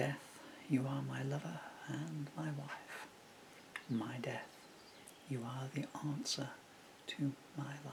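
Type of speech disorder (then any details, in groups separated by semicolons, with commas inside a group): Bulbar dysarthria; progressive bulbar palsy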